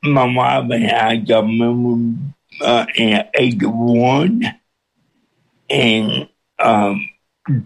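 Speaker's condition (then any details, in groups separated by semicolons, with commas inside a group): Cerebral palsy with speech impediment; speech impediment since birth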